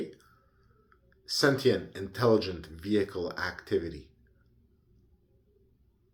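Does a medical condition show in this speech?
No.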